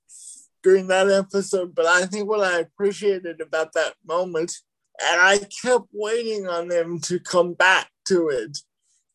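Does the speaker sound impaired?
Yes: cerebral palsy.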